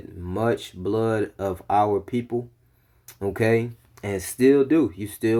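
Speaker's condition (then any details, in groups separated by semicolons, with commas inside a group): No condition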